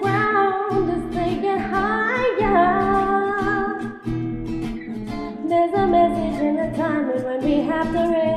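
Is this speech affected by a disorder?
No.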